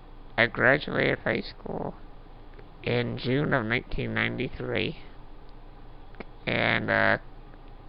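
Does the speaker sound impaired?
Yes: Duchenne muscular dystrophy; progressive muscle wasting, diminished lung function, sleep apnea, emergency tracheotomy after mucus plug, little arm use; voice audibly worsening late in recording, uses Dragon naturally speaking voice recognition.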